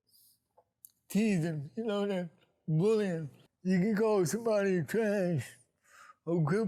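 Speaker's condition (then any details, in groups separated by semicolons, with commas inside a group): Cerebral palsy; present since birth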